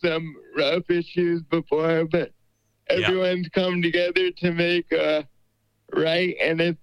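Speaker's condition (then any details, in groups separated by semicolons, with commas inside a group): Cerebral palsy; uses wheelchair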